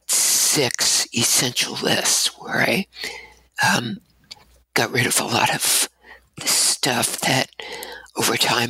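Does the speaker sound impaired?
Yes: abductor spasmodic dysphonia; onset Fresno State after voice loss shouting over music, student clinician therapy, two damaging surgeries; last surgery 12 years ago, significant vocal tremor since, voice better than in college; cords open involuntarily, much breathiness, staccato syllables, lengthened syllables give shaky tremor, focused speaking.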